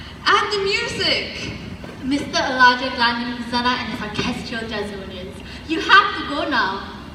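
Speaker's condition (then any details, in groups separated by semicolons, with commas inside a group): No condition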